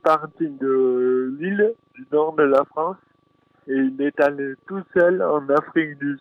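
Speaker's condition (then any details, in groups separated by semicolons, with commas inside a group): Dystonia; neurological brain disorder, oxygen lack impairing muscle supply, from delivery complication, present since birth; elocution disorder, fine motor impairment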